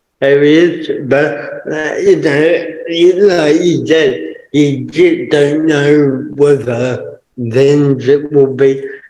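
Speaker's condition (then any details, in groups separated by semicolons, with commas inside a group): Cerebral palsy; permanent wheelchair user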